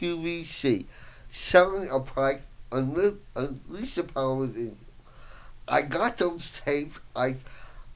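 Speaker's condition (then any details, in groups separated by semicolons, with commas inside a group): Voice box damage, traumatic brain injury; tbi found 3-4 years ago, rehabilitation services, fine motor loss, half lung capacity lost, cannot handwrite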